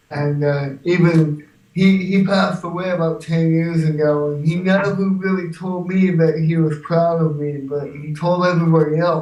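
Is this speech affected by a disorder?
Yes: cerebral palsy.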